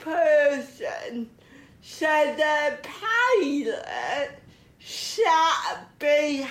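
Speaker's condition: Cerebral palsy

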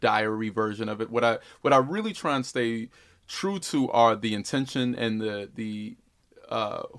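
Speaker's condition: No condition

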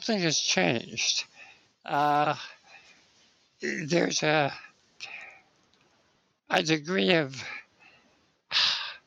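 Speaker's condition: Spinal muscular atrophy; lifelong wheelchair use

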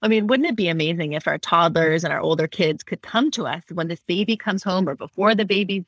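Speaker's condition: No condition

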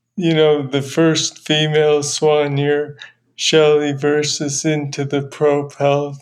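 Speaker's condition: Parkinson's; young onset Parkinson's, first sign tremor, unable to hold microphone, unsteady on feet; voice audibly affected now, earlier slowed speech, trouble speaking English some days, voice problems limit storytelling

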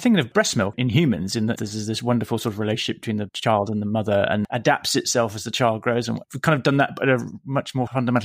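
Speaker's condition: No condition

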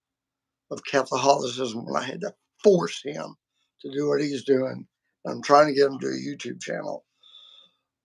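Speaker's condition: Vocal cord surgery; multiple vocal cord surgeries

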